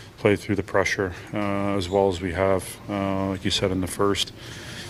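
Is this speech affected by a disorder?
No.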